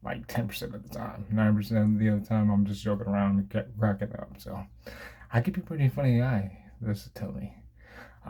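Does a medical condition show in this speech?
Yes: cerebral palsy.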